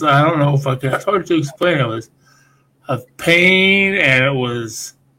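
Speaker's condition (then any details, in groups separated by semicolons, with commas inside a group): Speech impediment; exact professional term not known to speaker; high on edibles eaten as breakfast; speech hard for co-host to understand, speaker rejects mush mouth label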